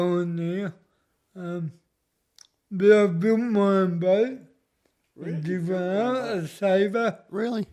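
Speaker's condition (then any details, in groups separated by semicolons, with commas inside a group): Cerebral palsy; speech noticeably affected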